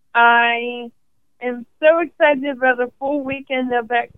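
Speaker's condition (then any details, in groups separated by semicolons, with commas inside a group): ALS; 5.5 years since diagnosis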